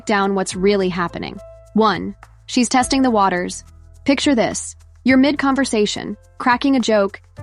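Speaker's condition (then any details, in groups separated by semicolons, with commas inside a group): No condition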